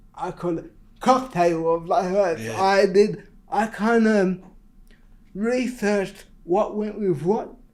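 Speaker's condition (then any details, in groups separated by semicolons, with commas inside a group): Cerebral palsy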